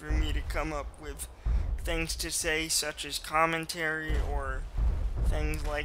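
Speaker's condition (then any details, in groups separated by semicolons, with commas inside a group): Cerebral palsy, mild; speech sometimes affected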